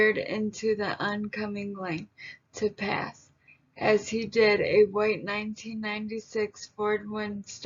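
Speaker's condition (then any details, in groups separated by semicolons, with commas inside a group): Traumatic brain injury; had tracheostomy and ventilator, relearned speech in therapy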